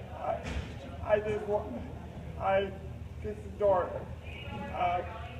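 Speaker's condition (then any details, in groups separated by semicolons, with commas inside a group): Cerebral palsy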